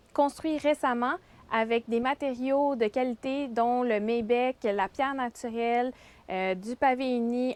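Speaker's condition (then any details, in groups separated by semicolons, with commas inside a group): No condition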